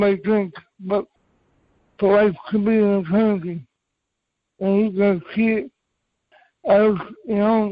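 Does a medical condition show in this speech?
Yes: cerebral palsy; from birth.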